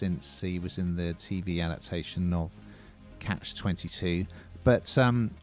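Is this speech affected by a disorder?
No.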